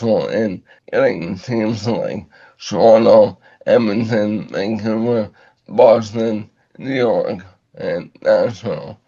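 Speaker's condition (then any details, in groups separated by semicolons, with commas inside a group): ALS; about two years since onset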